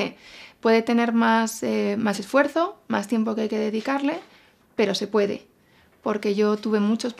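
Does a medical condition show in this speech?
No.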